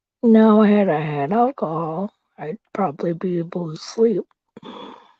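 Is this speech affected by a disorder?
Yes: cerebral palsy; visible disability.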